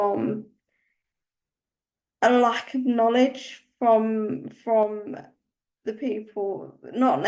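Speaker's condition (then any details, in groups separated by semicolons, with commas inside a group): Cerebral palsy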